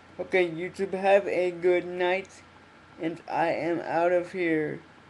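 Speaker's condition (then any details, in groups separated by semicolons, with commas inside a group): Cerebral palsy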